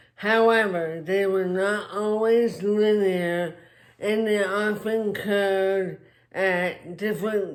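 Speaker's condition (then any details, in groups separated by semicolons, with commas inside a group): Traumatic brain injury; car accident, physical limitations; years after injury; speech impairment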